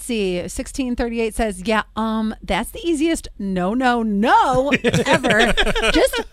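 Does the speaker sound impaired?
No.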